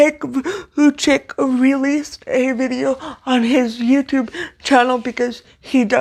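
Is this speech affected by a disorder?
Yes: cerebral palsy, severe.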